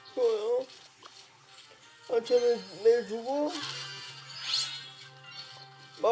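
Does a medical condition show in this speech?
Yes: brain lesion disability.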